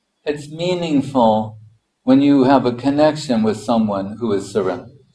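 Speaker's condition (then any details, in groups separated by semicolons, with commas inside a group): No condition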